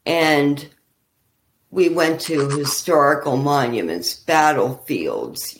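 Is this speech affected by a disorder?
Yes: ALS; walking impaired, not yet bad, expects progression.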